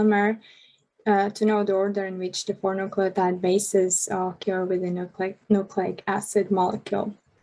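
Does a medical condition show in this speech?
No.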